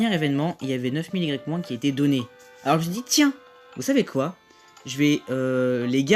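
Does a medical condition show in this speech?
No.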